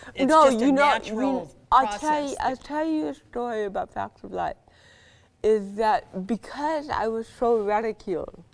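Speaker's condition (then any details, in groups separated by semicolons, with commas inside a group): Cerebral palsy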